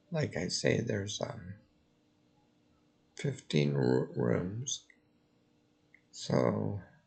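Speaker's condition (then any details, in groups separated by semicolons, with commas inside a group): Multiple sclerosis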